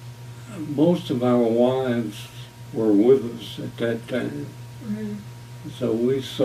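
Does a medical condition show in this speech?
Yes: Parkinson's disease.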